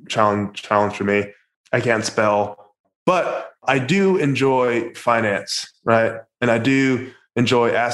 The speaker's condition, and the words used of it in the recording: Stuttering. Some people are gifted in like speaking. I'm not. I have a horrible stutter.